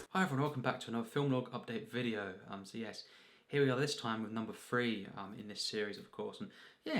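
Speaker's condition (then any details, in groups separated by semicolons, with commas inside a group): No condition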